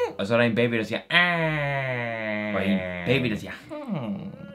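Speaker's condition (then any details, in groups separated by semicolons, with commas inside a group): No condition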